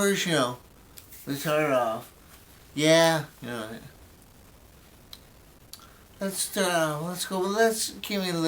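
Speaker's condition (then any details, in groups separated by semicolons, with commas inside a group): Brain injury; memory greatly affected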